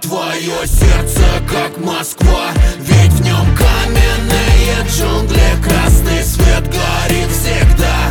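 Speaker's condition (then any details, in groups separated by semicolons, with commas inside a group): No condition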